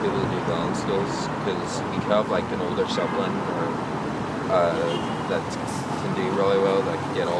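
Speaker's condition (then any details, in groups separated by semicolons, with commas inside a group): No condition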